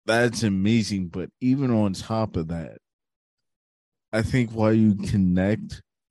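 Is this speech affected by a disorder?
Yes: cerebral palsy; since birth, umbilical cord around neck three times, breathing difficulty in womb, tight muscles, gait, swimming and cycling learned in high school.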